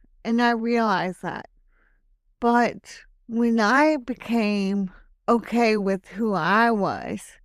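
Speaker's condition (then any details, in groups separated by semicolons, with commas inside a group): Hemiplegic cerebral palsy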